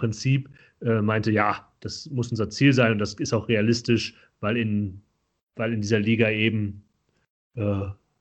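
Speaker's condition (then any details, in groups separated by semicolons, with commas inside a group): No condition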